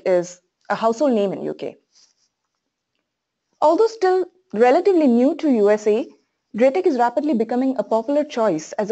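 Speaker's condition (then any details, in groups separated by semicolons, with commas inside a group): No condition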